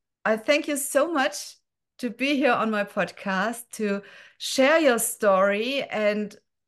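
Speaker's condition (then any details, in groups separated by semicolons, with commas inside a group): No condition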